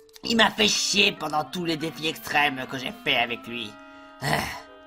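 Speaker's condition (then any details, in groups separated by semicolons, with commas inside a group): No condition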